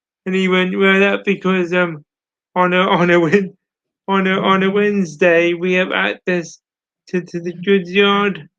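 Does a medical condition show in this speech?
Yes: cerebral palsy; speech impairment.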